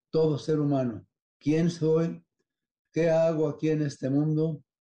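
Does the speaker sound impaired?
Yes: Parkinson's disease; onset 12 to almost 13 years ago, age 93, dopamine pills, affects smell, taste, balance, body rigidity; no tremor, fairly controlled, sudden difficulty swallowing and salivating about four months ago.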